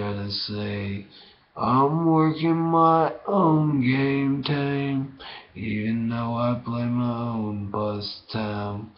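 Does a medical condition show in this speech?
Yes: brain injury; bicycle accident head injury.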